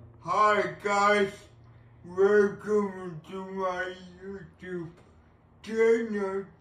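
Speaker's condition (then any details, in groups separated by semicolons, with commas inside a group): Cerebral palsy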